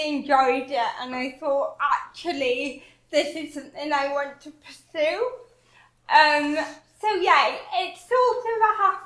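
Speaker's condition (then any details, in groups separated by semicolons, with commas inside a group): Cerebral palsy; affects walking, talking, movement; talks differently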